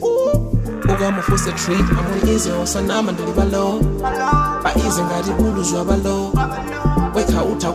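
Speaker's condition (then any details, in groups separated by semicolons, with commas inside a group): No condition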